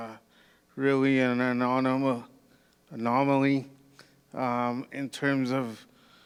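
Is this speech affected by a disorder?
Yes: cerebral palsy.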